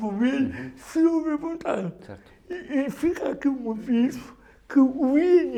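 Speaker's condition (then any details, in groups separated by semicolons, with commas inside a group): Cerebral palsy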